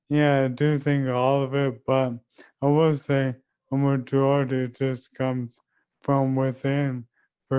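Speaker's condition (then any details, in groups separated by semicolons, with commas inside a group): ALS; leg onset, speech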